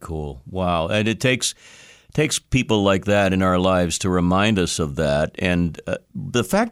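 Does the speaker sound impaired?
No.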